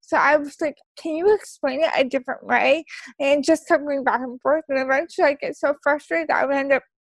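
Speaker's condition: Cerebral palsy; wheelchair use, onset before birth

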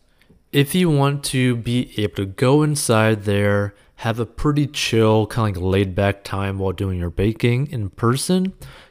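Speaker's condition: No condition

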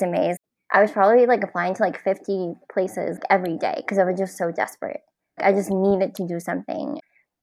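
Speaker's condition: Cleft palate; visible differences of mouth

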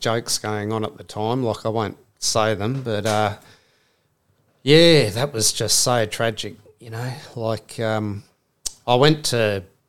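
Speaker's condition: No condition

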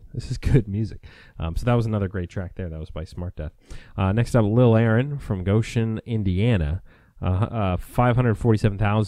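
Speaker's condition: No condition

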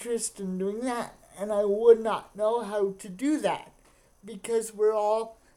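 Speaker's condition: Cerebral palsy; wheelchair user

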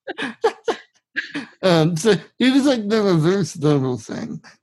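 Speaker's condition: Spinal muscular atrophy, severe; genetic

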